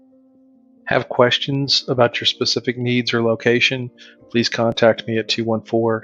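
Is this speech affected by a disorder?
No.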